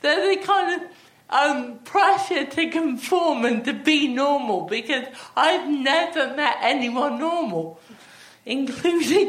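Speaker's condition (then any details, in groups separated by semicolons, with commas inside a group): Athetoid cerebral palsy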